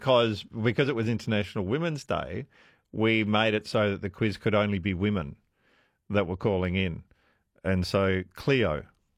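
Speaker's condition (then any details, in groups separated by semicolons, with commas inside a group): No condition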